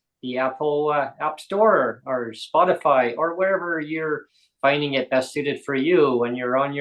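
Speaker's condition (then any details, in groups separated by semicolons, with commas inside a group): No condition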